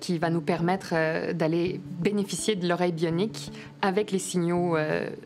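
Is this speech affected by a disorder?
No.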